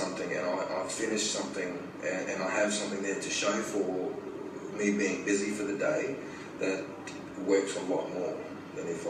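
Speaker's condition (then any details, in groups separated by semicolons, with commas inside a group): No condition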